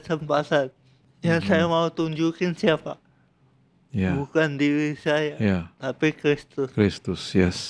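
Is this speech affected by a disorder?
Yes: cerebral palsy; from birth.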